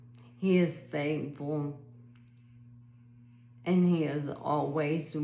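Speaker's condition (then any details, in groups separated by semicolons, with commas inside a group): ALS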